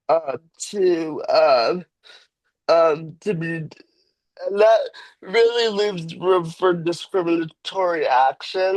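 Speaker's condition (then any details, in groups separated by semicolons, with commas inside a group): Cerebral palsy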